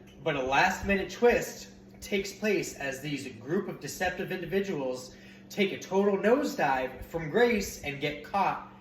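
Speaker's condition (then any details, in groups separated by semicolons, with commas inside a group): No condition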